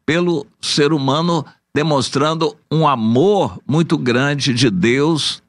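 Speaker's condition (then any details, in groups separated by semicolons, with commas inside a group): No condition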